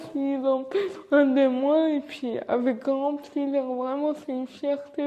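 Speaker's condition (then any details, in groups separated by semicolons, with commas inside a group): Cerebral palsy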